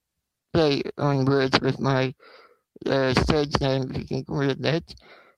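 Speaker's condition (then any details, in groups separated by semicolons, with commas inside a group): Spinal muscular atrophy; not much treatment available at this stage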